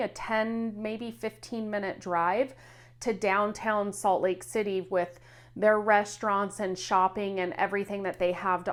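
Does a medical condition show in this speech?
No.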